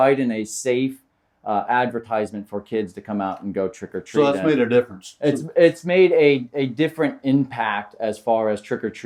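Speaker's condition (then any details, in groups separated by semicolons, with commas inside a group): No condition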